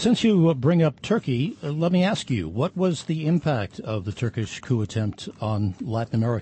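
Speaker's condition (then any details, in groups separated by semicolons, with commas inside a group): No condition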